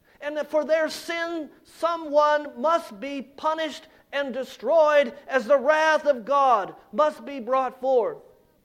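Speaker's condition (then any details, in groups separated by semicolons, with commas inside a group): No condition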